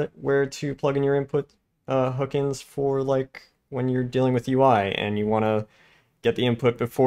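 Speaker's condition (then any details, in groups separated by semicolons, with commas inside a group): No condition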